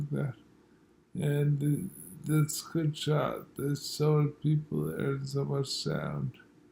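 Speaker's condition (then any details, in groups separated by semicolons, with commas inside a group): Multiple sclerosis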